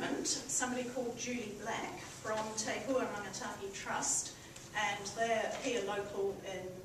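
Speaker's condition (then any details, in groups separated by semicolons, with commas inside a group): No condition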